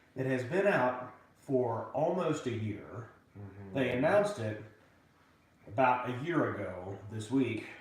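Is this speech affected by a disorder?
No.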